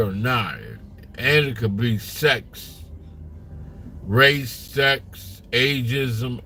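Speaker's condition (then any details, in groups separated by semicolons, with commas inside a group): Slurred speech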